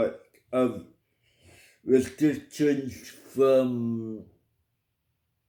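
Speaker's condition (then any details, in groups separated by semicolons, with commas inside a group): Cerebral palsy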